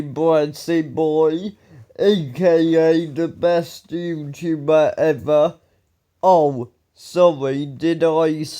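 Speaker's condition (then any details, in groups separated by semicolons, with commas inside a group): Ataxia; speech recently worse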